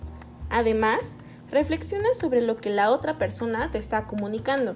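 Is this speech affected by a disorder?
No.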